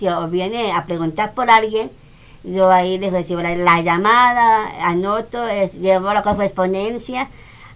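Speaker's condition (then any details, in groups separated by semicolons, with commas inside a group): Down syndrome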